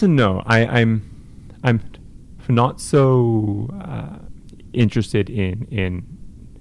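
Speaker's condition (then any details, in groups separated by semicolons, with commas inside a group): Stuttering; persisting into adulthood, no cure, managed, no family history, past blocks up to 30 seconds; always stutters, varies by day and week, no clear pattern, retimes breaths, Israeli Zoom support group; more when nervous, less when angry, tends not to block when singing, uncoordinated breathing contributes; repeated words, prolonged sounds, blocks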